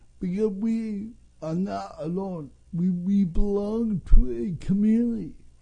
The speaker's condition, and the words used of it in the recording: Cerebral palsy. And that's why I talk the way I do.